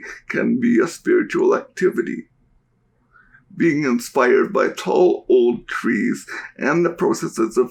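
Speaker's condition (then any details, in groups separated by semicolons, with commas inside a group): Cerebral palsy; diagnosed at birth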